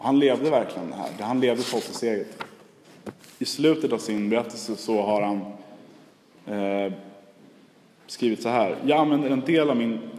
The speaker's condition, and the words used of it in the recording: No condition.